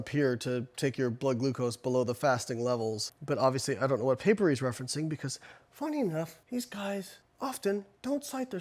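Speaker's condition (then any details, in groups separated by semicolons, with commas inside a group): No condition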